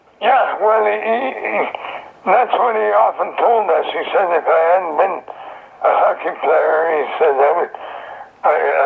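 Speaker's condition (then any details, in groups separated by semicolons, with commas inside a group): Throat cancer; survivor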